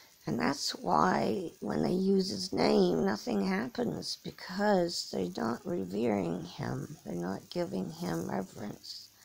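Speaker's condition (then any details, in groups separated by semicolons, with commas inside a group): Cerebral palsy; from birth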